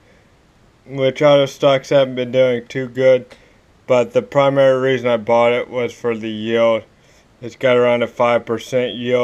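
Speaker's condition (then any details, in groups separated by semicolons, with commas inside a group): Cerebral palsy; spastic, affects walking and legs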